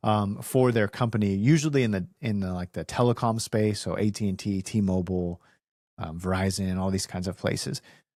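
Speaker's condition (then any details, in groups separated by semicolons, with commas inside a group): No condition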